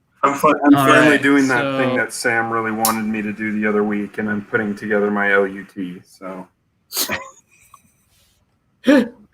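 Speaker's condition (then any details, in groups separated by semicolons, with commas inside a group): No condition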